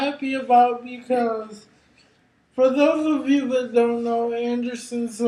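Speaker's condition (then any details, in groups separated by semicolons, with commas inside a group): Cerebral palsy; brain injury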